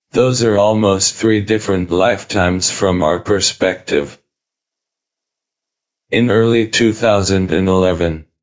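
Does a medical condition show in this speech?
Yes: ALS, through a speech-generating device; diagnosed at age 34, lost walking, talking and breathing, tracheostomy and ventilator; eight years since diagnosis, ventilator dependent via tracheostomy; cannot speak, eye-activated synthetic voice built from voice banking, types replies, silences while typing.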